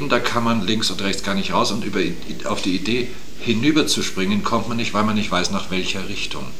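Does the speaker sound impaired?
No.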